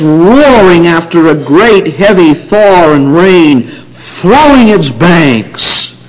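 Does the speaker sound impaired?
No.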